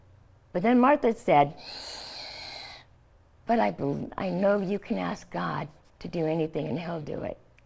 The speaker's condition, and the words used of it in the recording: Throat cancer. And um, obviously, I speak this way by covering the hole, but now